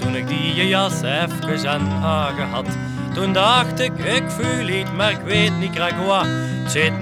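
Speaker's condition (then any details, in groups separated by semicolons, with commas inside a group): No condition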